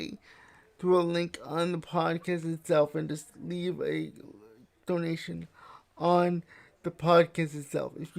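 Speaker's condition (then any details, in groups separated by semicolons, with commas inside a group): Cerebral palsy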